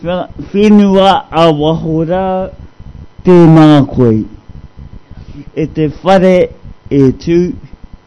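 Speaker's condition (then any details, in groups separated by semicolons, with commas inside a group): Cerebral palsy; discovered at age 2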